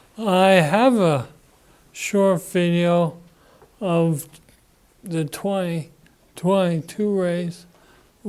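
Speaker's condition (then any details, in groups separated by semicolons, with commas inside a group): Parkinson's disease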